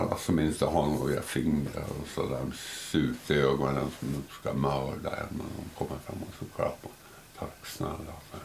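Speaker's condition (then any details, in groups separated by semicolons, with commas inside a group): Tongue cancer, partial tongue removal; partial tongue removal surgery; diagnosed 7 years ago; voice permanently changed, relearned speaking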